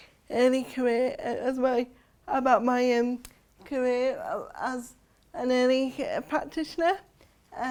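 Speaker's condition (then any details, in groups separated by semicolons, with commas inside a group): Cerebral palsy; since birth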